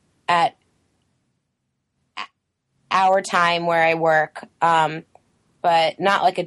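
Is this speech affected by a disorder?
Yes: stuttering; mainly blocks rather than easy repetitions; still stuttering, speech helped a bit by daily teaching and practicing strategies with clients; phone listeners mistake blocks for bad connection, uses voluntary stuttering when disclosing stuttering; here blocks.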